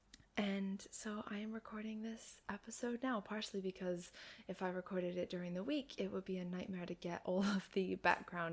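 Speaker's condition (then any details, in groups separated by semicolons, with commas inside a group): No condition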